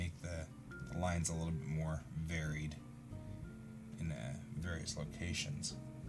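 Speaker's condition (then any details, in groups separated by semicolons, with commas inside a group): No condition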